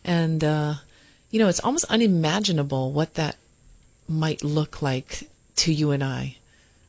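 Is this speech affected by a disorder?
No.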